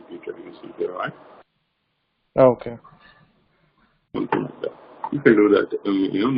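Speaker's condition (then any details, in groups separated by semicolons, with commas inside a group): No condition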